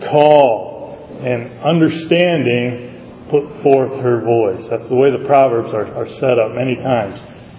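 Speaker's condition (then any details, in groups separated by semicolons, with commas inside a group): No condition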